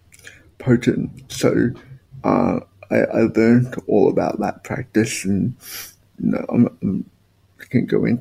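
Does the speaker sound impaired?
Yes: spastic quadriplegic cerebral palsy; all four limbs affected, motorized wheelchair as main mobility aid.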